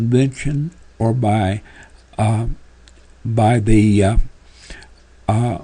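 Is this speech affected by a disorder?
Yes: Parkinson's; tremors as early symptom; about 22 years since diagnosis.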